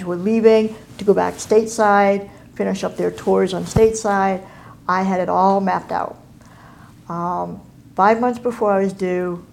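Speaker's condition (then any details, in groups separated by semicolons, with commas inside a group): Cleft palate and cleft lip; congenital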